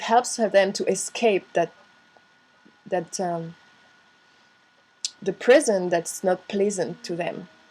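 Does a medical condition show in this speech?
No.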